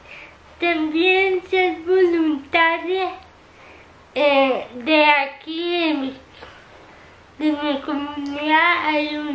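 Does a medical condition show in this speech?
Yes: cerebral palsy.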